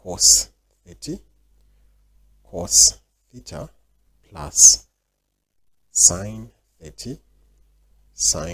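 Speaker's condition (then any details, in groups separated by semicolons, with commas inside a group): No condition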